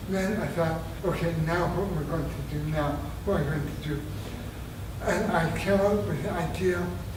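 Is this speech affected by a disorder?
Yes: traumatic brain injury; near-fatal injury.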